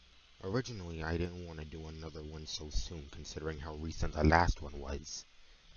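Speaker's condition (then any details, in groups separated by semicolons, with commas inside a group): No condition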